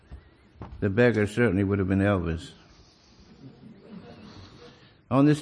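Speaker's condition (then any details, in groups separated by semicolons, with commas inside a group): Parkinson's disease; Parkinson's disease diagnosed 15 years ago, father also had it, small handwriting, leg pain, impaired balance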